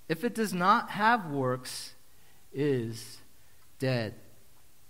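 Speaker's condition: No condition

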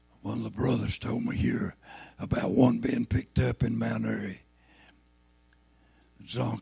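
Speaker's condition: Throat cancer, lost vocal cord

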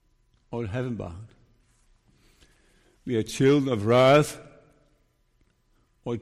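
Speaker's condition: Parkinson's disease; diagnosed 5 years ago, very slow progression per neurologist; room for more medication if needed; sometimes stutters and blurs words, still preaching

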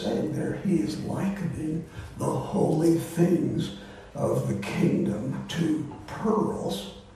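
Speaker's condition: Voice disorder; not contagious

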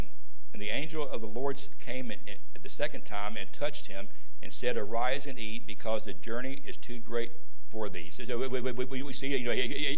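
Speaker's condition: Stuttering; stutter as usual way of talking, recent neck surgery; throat may get scratchy during talk, Halls lozenges at hand; worse when unwell, mistaken for stroke by Life Squad paramedics; repeated words

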